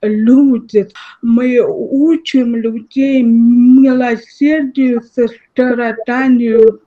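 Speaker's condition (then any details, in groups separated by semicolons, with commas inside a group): Cerebral palsy, spastic diplegia; caused by birth trauma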